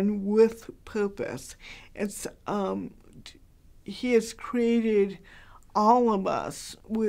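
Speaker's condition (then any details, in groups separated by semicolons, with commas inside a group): Cerebral palsy, mild; hard to understand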